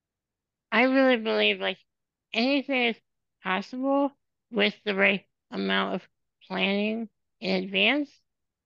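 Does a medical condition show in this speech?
Yes: spinal muscular atrophy; progressive muscle weakness throughout body.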